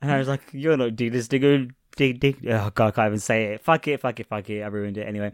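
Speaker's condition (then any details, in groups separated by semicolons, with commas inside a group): Stammer; stammer present for years; stammered on word memoriam, repeating the word; repeated sounds, prolonged sounds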